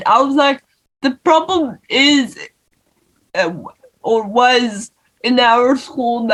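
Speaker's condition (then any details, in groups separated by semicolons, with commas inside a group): Cerebral palsy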